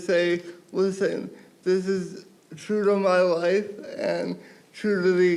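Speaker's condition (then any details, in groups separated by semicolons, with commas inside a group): Cerebral palsy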